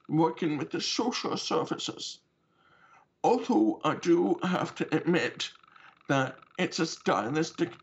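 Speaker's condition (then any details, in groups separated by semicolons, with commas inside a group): Deafness with cochlear implant; cochlear implant on side of head, once damaged by water and repaired; uses cochlear implant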